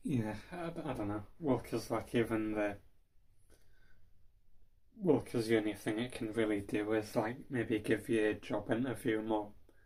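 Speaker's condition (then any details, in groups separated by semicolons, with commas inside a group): Cerebral palsy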